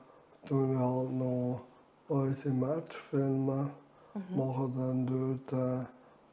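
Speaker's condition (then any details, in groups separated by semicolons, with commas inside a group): ALS; reduced air makes talking effortful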